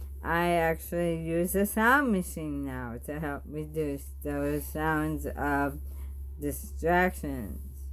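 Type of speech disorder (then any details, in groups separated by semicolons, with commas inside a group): Bulbar dysarthria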